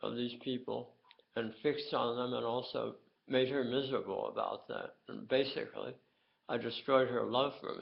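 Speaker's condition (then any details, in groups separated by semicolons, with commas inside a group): Tongue cancer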